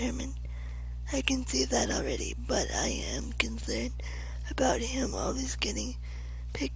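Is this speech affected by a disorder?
Yes: cerebral palsy.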